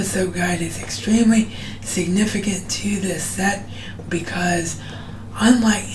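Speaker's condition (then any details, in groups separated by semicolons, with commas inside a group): Cerebral palsy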